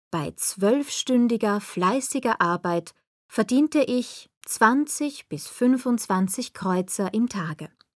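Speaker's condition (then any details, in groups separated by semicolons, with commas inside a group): No condition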